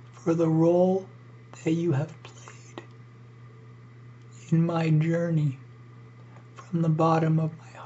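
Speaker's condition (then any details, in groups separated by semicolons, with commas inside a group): ALS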